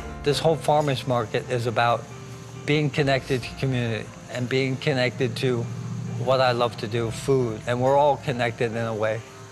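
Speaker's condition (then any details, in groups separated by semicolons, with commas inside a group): ALS; affects hands; cannot hold a knife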